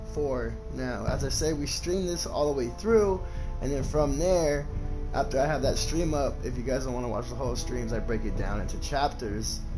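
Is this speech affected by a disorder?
No.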